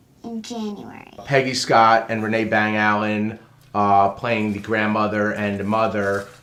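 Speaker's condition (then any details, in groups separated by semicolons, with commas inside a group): No condition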